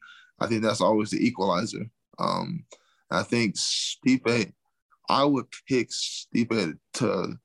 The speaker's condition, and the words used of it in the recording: Stuttering. I mean, my dad stutters also, but it's me and him.